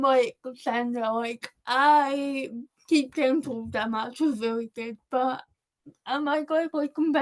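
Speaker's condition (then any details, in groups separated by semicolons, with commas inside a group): Cerebral palsy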